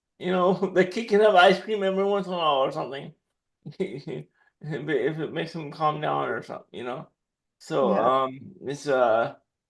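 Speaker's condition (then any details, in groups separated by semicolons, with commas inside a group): Cerebral palsy; dexterity issue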